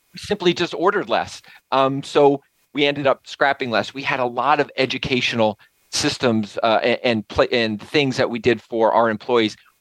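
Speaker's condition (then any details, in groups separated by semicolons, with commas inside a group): No condition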